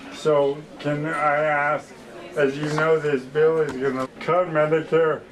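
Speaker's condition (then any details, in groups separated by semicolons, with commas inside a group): ALS; rapidly progressing whole-body paralysis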